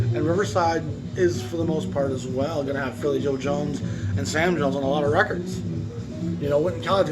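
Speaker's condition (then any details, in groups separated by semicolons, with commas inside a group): No condition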